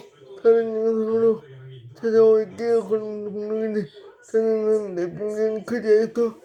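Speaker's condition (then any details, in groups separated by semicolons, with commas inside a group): Brain lesion disability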